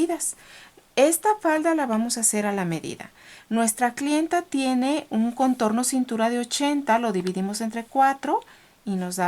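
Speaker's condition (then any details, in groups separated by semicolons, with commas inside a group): No condition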